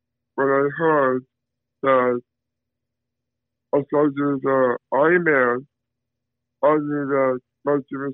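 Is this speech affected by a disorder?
Yes: Down syndrome; with many limitations per father.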